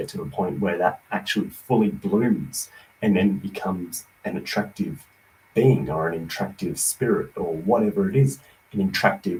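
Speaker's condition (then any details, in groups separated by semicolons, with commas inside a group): No condition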